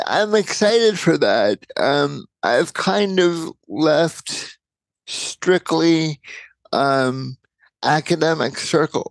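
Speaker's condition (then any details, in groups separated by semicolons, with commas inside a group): Cerebral palsy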